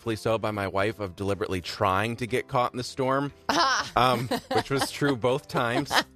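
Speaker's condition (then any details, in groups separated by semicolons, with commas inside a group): No condition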